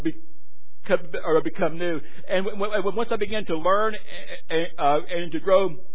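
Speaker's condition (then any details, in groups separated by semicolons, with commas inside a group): Stuttering; struggled with it for a while, adults at gadsdale said stutter barred preaching; stuttered while presenting sermon; repeated sounds, blocks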